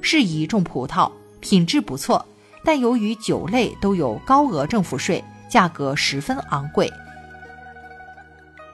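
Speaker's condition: No condition

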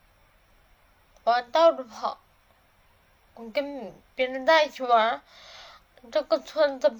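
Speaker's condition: Cerebellar atrophy, hereditary; untreatable

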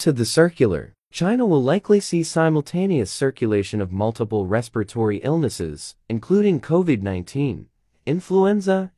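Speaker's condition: No condition

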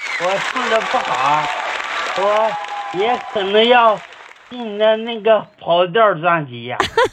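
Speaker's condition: Cerebellar atrophy; speech sounds somewhat different from ordinary people

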